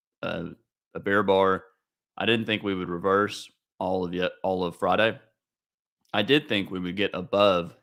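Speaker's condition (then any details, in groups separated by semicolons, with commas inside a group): No condition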